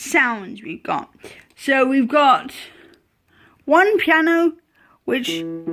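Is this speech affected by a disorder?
Yes: cerebral palsy.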